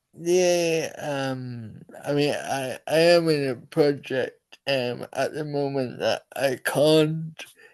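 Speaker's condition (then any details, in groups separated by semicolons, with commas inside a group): Cerebral palsy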